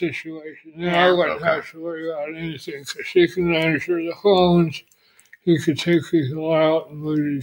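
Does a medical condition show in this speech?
Yes: lower jaw torn off, jaw reconstruction; grizzly attack in Big Sky, lower jaw partly ripped off, claw scars, tracheotomy by Dr. Cool; hole through tongue to neck healing, weekly Dr. Cool checks, Utah swallow study pending, swelling down; could not talk at first, tongue now working, eating and swallowing hard and painful.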